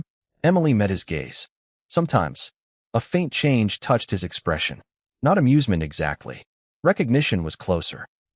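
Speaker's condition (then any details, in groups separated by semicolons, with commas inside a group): No condition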